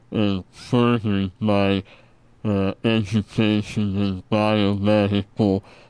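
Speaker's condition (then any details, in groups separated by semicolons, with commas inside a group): Treacher Collins syndrome; congenital genetic, no ears or ear canals, no eye sockets or cheekbones, jaw deformities, cleft palate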